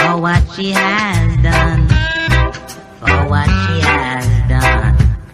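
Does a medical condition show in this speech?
No.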